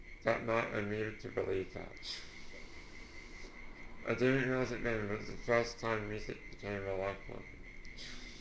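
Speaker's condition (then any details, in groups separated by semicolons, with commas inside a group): Duchenne muscular dystrophy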